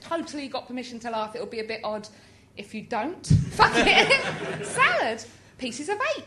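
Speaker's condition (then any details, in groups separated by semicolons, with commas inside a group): Tourette's; tics since about age six, neurological, believed inherited, intensified in early 20s, no wish for pill to stop tics; swearing tics like fuck it, random word tics like hedgehog, salad, geronimo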